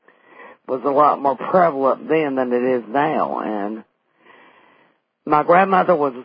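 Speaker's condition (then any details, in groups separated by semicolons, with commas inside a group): Vocal cord paralysis after stroke; wheelchair user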